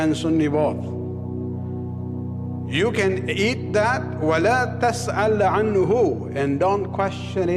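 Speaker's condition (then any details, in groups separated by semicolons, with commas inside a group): No condition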